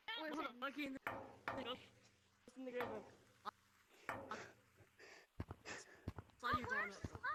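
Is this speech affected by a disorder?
No.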